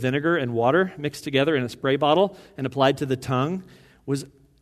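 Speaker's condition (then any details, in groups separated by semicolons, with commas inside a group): No condition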